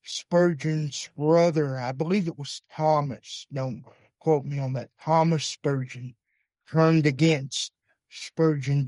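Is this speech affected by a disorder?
Yes: cerebral palsy; uses wheelchair.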